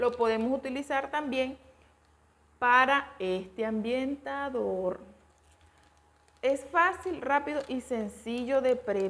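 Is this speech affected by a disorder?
No.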